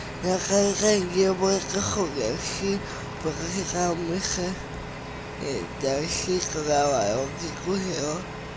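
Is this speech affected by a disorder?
Yes: cerebral palsy.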